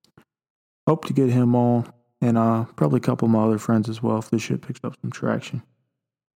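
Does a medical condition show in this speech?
No.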